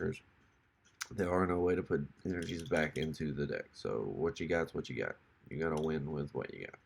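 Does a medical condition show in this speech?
No.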